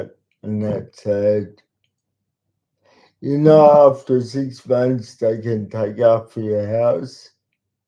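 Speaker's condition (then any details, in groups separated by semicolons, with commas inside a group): Cerebral palsy; talks slowly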